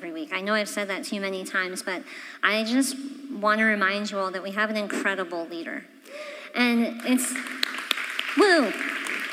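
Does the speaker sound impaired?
Yes: cleft palate; congenital.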